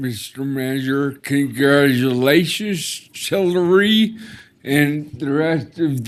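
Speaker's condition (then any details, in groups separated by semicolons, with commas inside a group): Traumatic brain injury; relearned talking and eating after regaining consciousness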